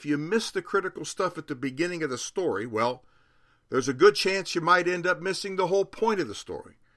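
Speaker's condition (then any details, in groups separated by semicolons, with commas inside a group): No condition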